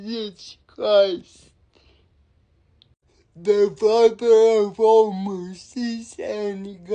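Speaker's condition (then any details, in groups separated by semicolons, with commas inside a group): Cerebral palsy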